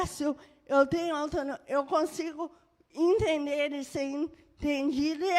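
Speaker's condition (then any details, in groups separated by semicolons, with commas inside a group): Cerebral palsy; birth brain injury; moderate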